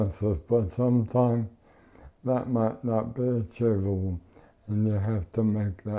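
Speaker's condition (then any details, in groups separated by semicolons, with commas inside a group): ALS; mucus once blocked airway, could not breathe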